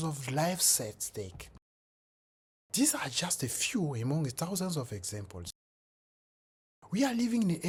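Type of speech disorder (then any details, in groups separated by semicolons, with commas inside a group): None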